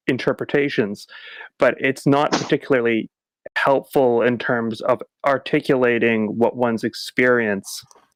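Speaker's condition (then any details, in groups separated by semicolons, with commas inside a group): No condition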